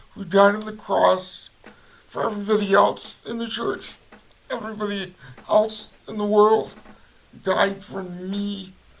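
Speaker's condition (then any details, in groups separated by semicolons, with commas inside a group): Cerebral palsy; voice affected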